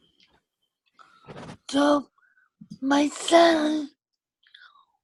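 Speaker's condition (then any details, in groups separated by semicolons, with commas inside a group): Cerebral palsy with ataxia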